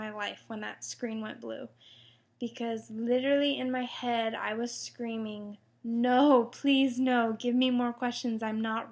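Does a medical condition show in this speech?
No.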